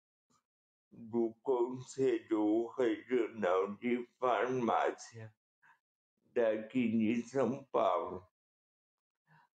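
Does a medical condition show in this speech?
Yes: cerebral palsy; present from birth, uneventful pregnancy, nurse induced a dose during delivery.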